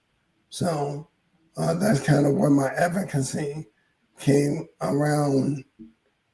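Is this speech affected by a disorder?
Yes: ALS; hoarse voice.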